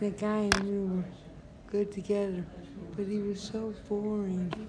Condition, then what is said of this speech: Brain injury. But I had a traumatic brain injury. I'm sorry. That's why I talk funny.